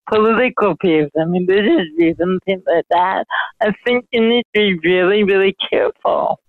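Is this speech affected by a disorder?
Yes: mild cerebral palsy; speech affected.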